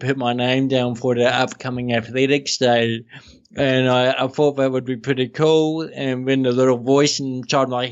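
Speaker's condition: Cerebral palsy; congenital, brief oxygen loss to brain, daily hospital speech therapy and physiotherapy for first seven years; walking and talking predicted as biggest challenges, now fully speaking

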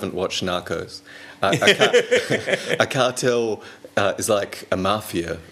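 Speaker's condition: No condition

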